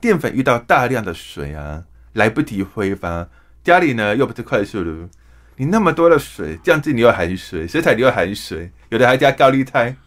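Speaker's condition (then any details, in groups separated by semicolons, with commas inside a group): Hearing impairment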